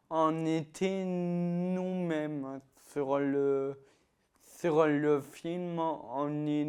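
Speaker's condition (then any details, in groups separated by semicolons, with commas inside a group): Ataxia-telangiectasia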